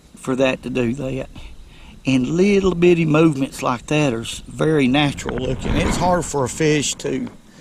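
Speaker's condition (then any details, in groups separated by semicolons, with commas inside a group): No condition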